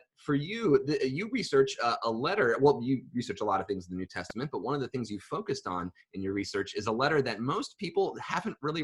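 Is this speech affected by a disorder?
No.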